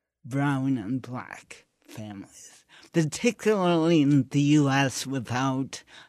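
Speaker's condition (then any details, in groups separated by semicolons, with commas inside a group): Cerebral palsy; slurred speech, slurring tongue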